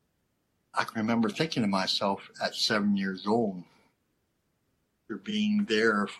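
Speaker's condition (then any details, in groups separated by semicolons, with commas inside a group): Cleft lip and palate; not fully formed at birth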